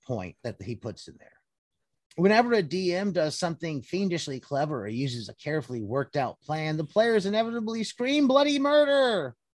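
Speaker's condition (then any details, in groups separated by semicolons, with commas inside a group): No condition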